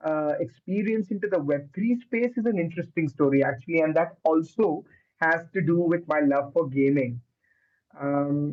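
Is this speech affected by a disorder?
No.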